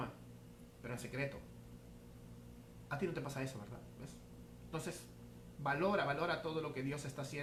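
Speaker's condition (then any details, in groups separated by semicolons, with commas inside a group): No condition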